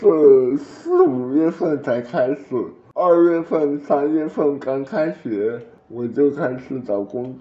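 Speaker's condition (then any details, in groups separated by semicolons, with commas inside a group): Cerebral palsy; has played basketball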